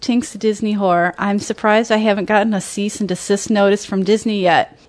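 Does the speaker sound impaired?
No.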